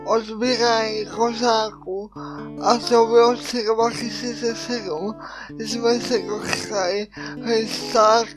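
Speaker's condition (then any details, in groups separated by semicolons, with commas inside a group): Cerebral palsy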